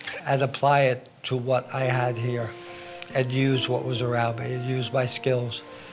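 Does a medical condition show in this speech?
Yes: ALS; hands affected; uses wheelchair.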